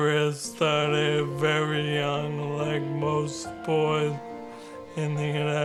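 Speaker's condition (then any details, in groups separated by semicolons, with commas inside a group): ALS; diagnosed at 27, onset 5-6 months earlier, tiredness, tripping, hand weakness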